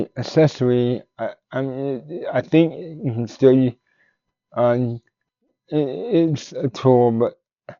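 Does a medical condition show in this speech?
Yes: cerebral palsy; tends to mess up words.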